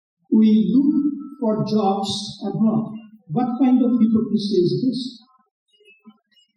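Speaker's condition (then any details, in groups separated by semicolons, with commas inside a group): No condition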